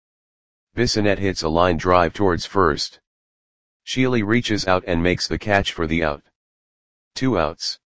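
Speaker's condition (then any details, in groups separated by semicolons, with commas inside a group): No condition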